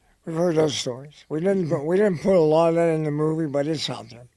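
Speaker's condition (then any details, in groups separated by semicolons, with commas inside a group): Head and neck cancer; dry throat, dry mouth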